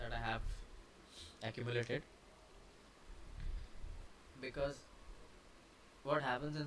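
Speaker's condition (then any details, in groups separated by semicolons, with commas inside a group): No condition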